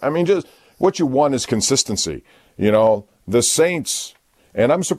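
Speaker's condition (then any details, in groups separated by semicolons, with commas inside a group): No condition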